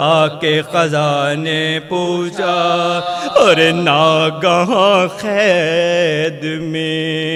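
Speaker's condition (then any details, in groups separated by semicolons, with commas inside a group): No condition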